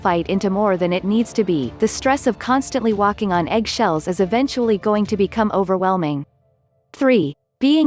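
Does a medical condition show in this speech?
No.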